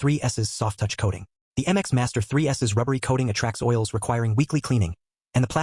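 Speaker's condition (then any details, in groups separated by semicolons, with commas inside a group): No condition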